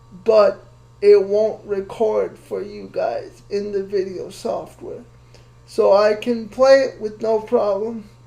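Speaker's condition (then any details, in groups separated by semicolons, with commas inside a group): Cerebral palsy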